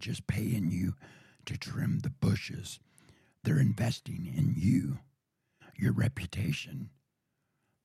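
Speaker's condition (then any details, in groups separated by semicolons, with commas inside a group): Throat cancer surgery, voice box tumor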